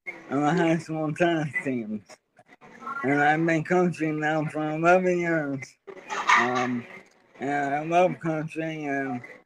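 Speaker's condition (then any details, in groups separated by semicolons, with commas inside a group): ALS; young onset, first symptoms around 18 or 19, weakness in hands and legs, diagnosed at 21 via neurologist and local ALS clinic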